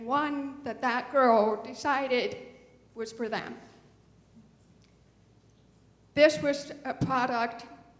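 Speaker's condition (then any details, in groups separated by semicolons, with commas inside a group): Deafness; profound hearing loss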